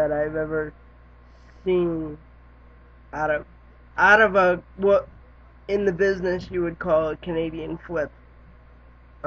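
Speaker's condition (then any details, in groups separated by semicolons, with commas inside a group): Cerebral palsy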